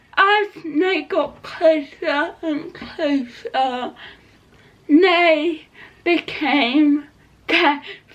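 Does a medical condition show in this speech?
Yes: cerebral palsy; not quadriplegic.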